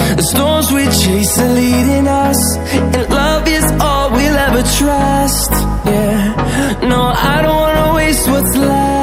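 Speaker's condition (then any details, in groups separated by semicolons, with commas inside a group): No condition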